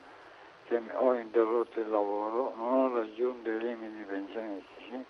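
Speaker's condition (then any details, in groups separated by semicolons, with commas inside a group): Amyotrophic lateral sclerosis; treating physician Giuseppe Stipa, Santa Maria Hospital of Terni, struggling with treatment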